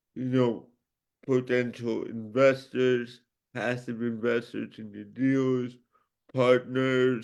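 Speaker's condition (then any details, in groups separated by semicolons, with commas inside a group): Cerebral palsy; from birth; voice sounds different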